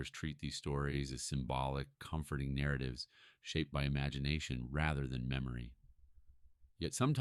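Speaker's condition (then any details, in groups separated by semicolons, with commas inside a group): No condition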